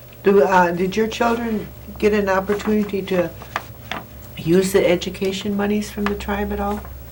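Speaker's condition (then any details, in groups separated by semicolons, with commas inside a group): No condition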